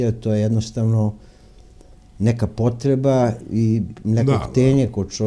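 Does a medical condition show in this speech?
No.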